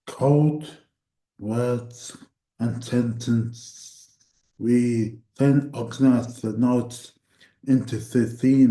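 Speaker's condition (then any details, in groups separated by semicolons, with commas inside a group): Cerebral palsy; voice tires at times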